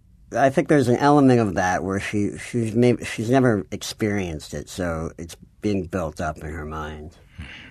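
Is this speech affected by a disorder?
Yes: cleft palate.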